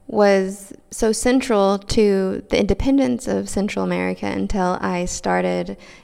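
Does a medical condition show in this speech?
No.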